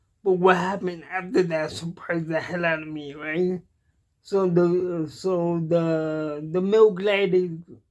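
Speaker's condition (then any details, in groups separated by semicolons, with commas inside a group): Cerebral palsy; cannot walk, uses wheelchair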